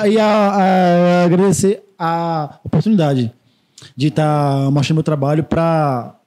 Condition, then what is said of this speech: Stuttering. É porque, porque realmente tem horas que, que eu gaguejo.